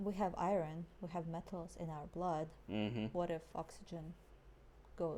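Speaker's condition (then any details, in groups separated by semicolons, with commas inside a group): No condition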